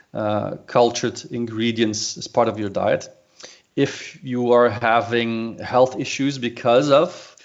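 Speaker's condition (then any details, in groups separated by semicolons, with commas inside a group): No condition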